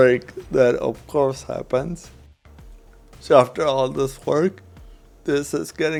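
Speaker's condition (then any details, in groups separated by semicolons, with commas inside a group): Cerebral palsy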